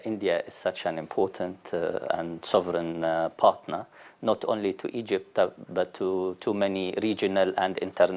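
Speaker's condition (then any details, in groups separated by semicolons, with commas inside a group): No condition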